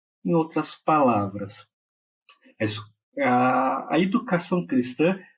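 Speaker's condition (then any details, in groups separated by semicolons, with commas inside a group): No condition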